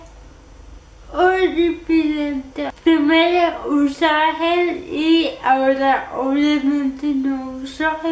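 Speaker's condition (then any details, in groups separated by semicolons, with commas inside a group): Cerebral palsy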